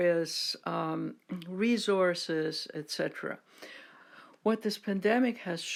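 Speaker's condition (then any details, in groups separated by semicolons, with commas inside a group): No condition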